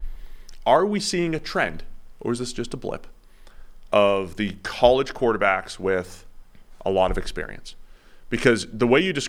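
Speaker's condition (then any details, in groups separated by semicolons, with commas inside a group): No condition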